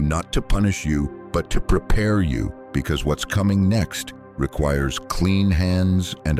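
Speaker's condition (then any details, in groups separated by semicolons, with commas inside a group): No condition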